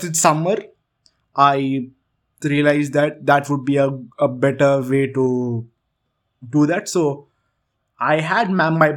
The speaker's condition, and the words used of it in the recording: Stuttering. I think I've been improving my skills of my vocal communication, but I am still on the path.